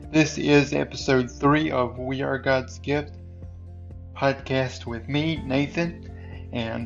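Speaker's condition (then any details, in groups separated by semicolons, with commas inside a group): Cerebral palsy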